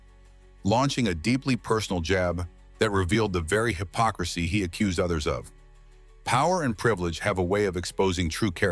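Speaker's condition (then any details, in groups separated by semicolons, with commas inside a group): No condition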